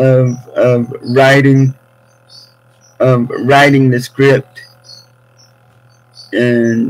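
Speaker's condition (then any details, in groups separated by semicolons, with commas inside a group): Cerebral palsy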